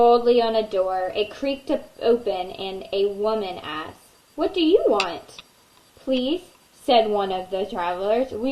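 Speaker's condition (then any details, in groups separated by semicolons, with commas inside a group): No condition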